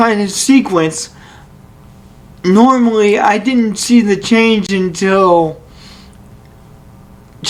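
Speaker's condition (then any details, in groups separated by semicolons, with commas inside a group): Cerebral palsy; only one hand usable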